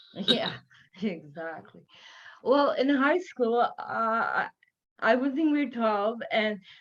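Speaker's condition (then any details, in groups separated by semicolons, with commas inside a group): Cerebral palsy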